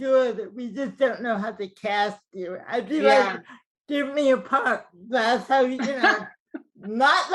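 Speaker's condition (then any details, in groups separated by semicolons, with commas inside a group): Cerebral palsy; mild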